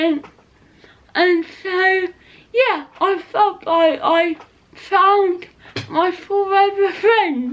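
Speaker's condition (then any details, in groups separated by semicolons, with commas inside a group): Cerebral palsy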